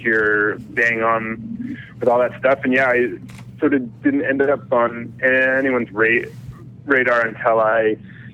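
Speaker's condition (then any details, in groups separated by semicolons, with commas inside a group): Stutter; stutter audible during interview; some words such as certain numbers impossible to say, long silent blocks; repeated sounds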